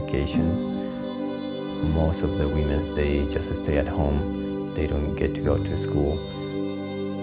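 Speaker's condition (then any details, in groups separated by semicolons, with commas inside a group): No condition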